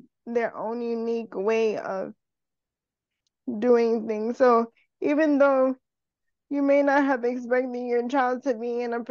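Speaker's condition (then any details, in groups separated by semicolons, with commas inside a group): Cerebral palsy; cerebral palsy, uses wheelchair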